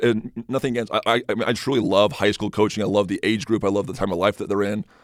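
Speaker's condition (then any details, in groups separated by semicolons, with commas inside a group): Stutter; stutter first noticed in high school, magnified on mission while learning Spanish; past speech therapists helped a little, detailed preparation learned from coach Lewis at Lone Peak; trips over words, can't get words out off the cuff, less when prepared, confident; repeated words, prolonged sounds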